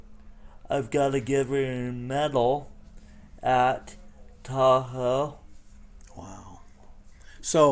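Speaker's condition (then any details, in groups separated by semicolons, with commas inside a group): Cerebral palsy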